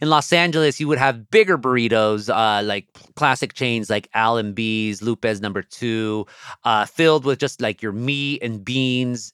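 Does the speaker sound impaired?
No.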